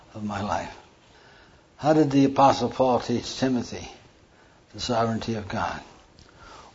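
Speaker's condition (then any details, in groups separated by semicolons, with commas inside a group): Parkinson's; hand tremor during talk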